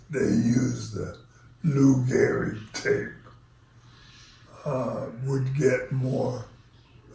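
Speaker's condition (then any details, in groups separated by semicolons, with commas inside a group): ALS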